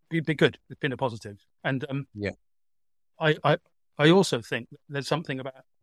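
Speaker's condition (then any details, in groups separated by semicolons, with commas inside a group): Stammer; lifelong stammer; milder stammer than about six years ago; much heavier stammer about six years ago during trial, barrister advised not speaking in court; repeated sounds, repeated words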